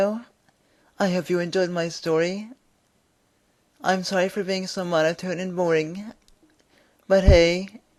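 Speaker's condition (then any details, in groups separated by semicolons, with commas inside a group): Cerebral palsy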